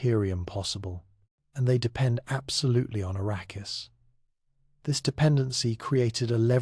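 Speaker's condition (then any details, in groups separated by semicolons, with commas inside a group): No condition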